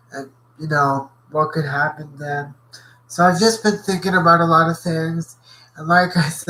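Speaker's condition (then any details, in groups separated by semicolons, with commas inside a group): Cerebral palsy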